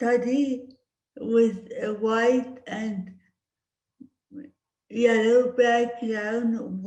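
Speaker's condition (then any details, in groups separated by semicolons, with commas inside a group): Cerebral palsy; speech impediment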